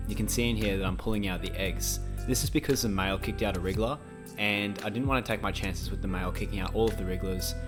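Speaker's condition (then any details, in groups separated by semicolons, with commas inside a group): No condition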